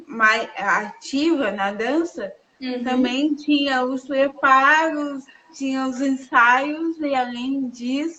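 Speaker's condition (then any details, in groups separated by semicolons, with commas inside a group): Cerebral palsy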